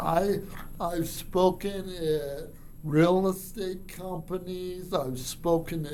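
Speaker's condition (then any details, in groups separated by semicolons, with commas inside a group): Cerebral palsy; from birth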